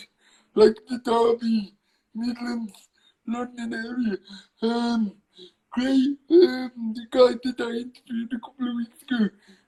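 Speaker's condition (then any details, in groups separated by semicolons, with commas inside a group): Cerebral palsy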